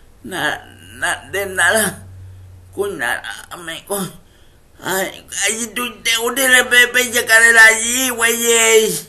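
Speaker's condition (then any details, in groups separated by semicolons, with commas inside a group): Cerebral palsy; uses wheelchair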